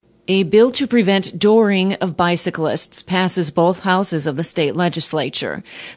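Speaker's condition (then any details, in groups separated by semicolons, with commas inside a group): No condition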